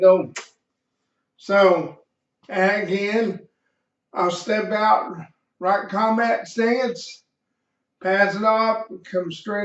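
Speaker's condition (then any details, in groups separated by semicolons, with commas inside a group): Cerebral palsy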